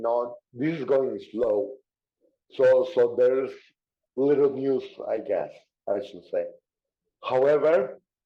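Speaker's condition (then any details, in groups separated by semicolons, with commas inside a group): Cerebral palsy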